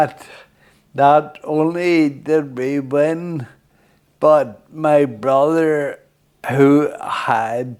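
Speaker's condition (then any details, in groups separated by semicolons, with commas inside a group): Friedreich's ataxia; late-onset type, onset around age 40; over three decades since onset, slow progression, full-time wheelchair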